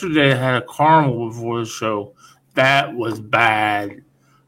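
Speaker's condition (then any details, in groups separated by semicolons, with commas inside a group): Speech impediment; exact professional term not known to speaker; speech hard for co-host to understand, speaker rejects mush mouth label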